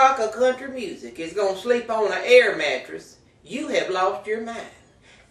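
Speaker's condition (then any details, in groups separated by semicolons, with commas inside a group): No condition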